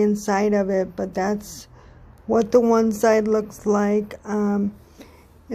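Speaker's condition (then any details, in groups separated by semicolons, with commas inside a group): Cerebral palsy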